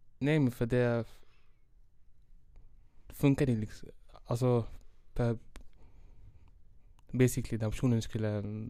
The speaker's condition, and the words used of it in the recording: Stuttering. Så jag stammar när jag pratar, men inte när jag sjunger och rappar.